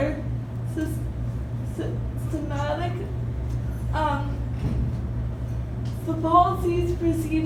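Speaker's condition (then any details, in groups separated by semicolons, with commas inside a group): Cerebral palsy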